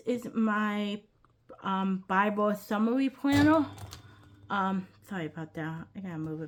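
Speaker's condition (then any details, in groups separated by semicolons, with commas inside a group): Cerebral palsy, quadriplegic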